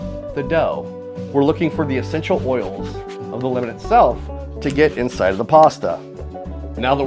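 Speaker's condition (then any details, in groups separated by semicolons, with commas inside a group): No condition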